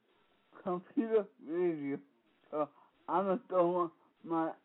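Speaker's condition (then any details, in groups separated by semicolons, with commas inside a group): Speech impediment; voice affected by disability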